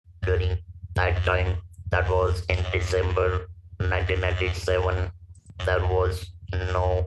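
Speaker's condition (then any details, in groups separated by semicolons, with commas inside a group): Laryngectomy for vocal cord cancer, stage 4 vocal cord cancer; speaks with electrolarynx; 30 radiotherapy in Ahmedabad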